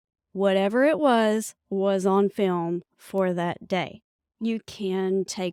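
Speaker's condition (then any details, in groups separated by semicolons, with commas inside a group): No condition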